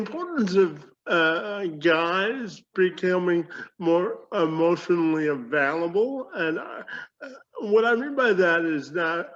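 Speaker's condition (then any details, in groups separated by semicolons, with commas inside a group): Cerebral palsy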